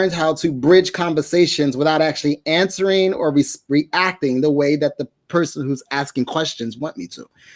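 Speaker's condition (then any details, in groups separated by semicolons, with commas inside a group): No condition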